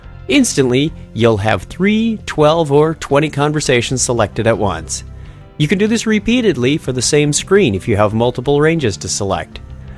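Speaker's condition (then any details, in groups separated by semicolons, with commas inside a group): No condition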